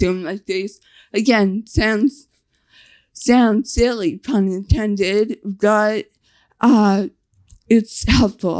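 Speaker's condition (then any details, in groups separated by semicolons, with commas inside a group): Facial paralysis (nf2-swn)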